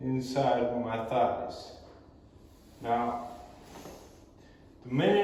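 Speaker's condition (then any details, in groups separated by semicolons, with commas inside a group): Cerebral palsy; movement dexterity issues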